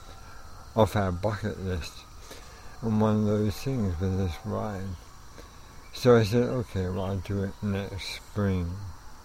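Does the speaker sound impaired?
Yes: ALS; amyotrophic lateral sclerosis, onset with trouble playing guitar, neurologist diagnosis, incurable, will eventually impair movement, breathing; about a year since first symptoms, diagnosed within past year, left arm affected; already affecting voice, naturally soft-spoken, quiet voice.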